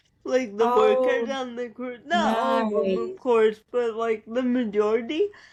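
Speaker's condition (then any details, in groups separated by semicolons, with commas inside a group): Cerebral palsy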